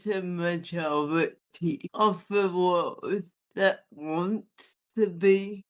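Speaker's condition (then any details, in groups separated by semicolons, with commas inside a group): Athetoid spastic cerebral palsy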